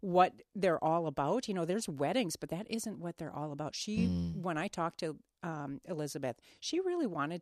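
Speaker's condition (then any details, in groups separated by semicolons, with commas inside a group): No condition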